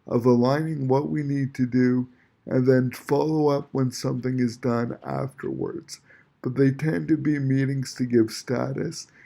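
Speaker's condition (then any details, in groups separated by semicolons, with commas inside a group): Cerebral palsy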